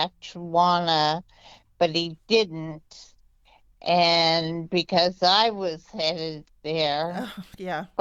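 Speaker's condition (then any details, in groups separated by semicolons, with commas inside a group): Multiple sclerosis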